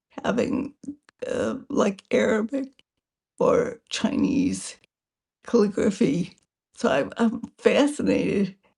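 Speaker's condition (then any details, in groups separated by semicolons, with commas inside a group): Multiple sclerosis; progressive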